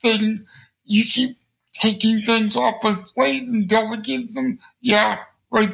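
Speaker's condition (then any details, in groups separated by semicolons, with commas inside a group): Cerebral palsy; congenital, since birth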